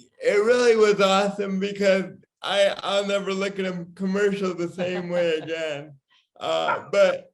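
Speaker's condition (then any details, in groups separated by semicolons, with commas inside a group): Cerebral palsy; from birth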